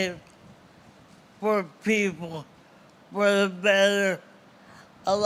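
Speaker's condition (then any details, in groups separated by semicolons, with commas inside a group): Cerebral palsy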